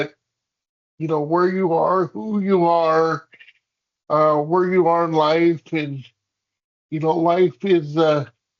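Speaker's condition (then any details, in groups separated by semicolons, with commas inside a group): Cerebral palsy; hamstring releases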